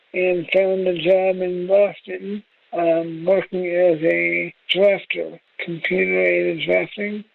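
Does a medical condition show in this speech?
Yes: traumatic brain injury; struck from behind, multiple fractures, chipped vertebra.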